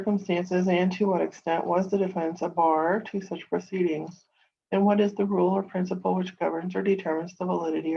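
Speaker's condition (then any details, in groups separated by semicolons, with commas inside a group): No condition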